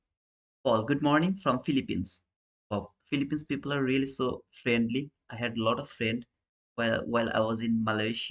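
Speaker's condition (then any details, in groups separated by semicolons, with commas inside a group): No condition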